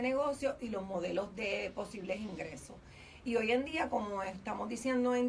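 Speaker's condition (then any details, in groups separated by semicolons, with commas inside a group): No condition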